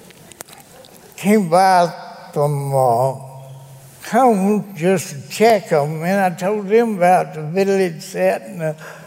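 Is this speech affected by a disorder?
Yes: cerebral palsy; Greensboro doctor said nothing can be done.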